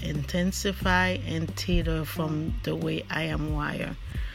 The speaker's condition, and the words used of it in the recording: None; typical speech.